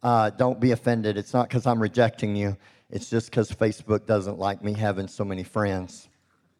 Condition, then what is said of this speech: Cleft palate. I was born with a cleft lip and palate, never supposed to be able to speak.